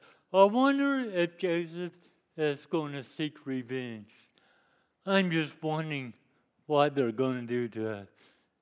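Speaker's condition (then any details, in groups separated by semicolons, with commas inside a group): Cerebral palsy; lifelong disability since youth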